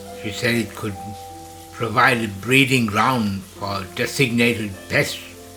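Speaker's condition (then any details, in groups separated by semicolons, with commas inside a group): Parkinson's disease; idiopathic per hospital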